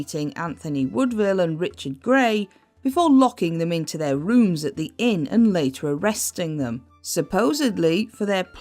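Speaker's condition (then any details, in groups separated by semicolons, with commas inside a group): No condition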